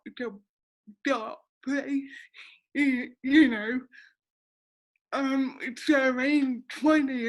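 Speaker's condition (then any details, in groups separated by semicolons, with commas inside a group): Cerebral palsy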